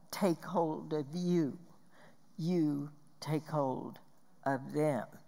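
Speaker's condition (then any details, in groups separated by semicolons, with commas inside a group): Spasmodic dysphonia; vocal cords clamp down inappropriately; Botox injections, about 26 years since onset; voice loss, breaks mid-sentence like tiny cough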